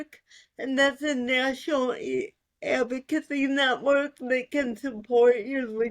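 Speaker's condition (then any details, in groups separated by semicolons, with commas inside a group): Cerebral palsy; voice affected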